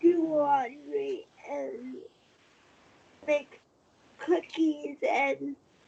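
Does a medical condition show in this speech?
Yes: cerebral palsy.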